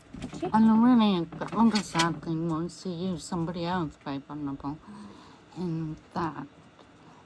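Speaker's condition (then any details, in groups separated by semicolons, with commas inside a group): MND; voice may be difficult to understand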